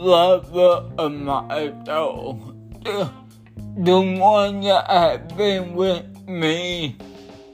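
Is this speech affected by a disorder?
Yes: cerebral palsy.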